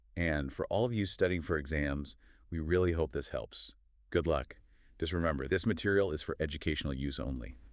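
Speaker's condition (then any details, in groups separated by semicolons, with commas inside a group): No condition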